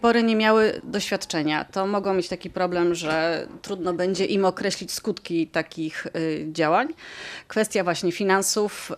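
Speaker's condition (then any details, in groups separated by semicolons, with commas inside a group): No condition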